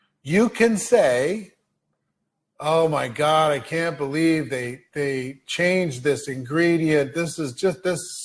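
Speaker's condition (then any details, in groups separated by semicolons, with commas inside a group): No condition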